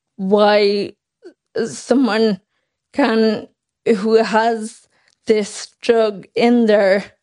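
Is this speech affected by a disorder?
Yes: Friedreich's ataxia; diagnosed age 12 by professor King, Temple Street, progressive, aggressive scoliosis, three spinal surgeries; age 28, fully wheelchair reliant, powered wheelchair, mild cardiomyopathy, burning foot nerve pain, severe fatigue; speech expected to disappear within years, synthetic voice, thickened liquids, possible ventilator expected.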